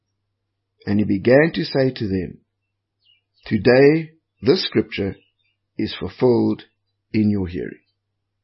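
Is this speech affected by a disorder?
No.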